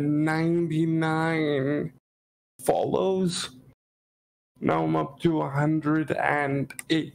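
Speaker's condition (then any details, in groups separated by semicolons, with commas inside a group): Cerebral palsy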